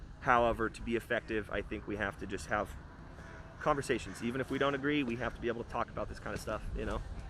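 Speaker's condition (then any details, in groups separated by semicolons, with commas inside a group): No condition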